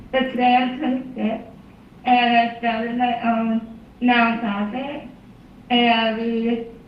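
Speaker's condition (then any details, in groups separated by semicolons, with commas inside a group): Spinal muscular atrophy; diagnosed at 6 months of age; needs breathing breaks while speaking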